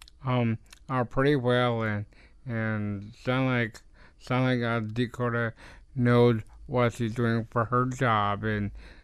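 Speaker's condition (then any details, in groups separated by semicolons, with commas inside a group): Down syndrome; extra copy of chromosome 21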